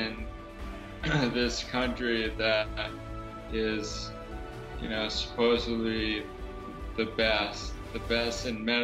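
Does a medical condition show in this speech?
Yes: ALS; about 50 pills each morning.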